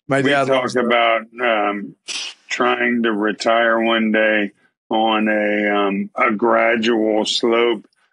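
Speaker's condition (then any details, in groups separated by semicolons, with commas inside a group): ALS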